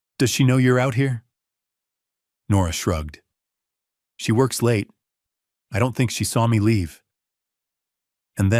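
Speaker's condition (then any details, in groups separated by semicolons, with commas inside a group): No condition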